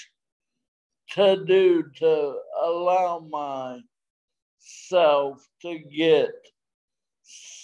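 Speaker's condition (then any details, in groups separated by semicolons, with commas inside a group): Traumatic brain injury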